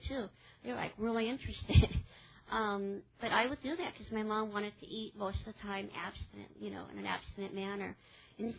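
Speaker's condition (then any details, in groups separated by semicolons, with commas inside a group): Cleft palate; congenital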